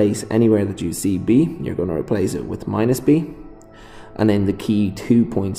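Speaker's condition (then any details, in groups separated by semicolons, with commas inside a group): No condition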